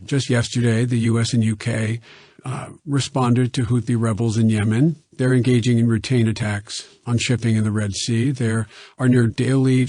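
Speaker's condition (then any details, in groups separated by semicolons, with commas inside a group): No condition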